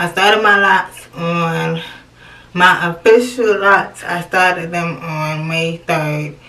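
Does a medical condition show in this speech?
Yes: cerebral palsy.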